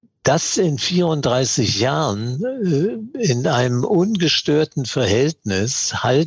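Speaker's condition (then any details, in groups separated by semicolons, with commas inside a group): Parkinson's disease; diagnosed 2016 at age 75, tremor for years before, long attributed to stage fright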